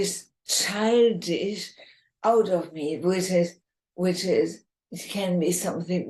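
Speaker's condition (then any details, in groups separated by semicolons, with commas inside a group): ALS, bulbar form, bulbar onset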